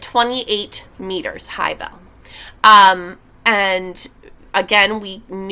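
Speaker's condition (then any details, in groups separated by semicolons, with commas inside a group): No condition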